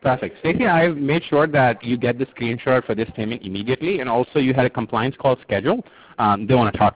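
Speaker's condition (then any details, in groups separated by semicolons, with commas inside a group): No condition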